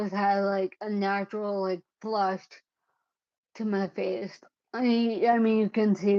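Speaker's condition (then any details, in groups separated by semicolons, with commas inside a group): Cerebellar ataxia; caused by brain bleed, unsteady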